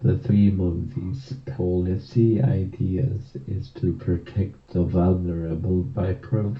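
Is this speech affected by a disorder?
Yes: motor neurone disease.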